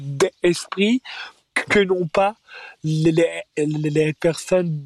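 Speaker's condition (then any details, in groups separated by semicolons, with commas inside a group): Stuttering; described as a speech disorder rather than a handicap; stumbles over words at times, voice left unedited in broadcast; prolonged sounds, blocks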